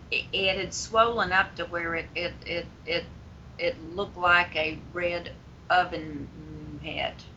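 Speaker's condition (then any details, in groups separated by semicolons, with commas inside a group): Stuttering; long-standing stuttering, managed over the years; repeated sounds, repeated words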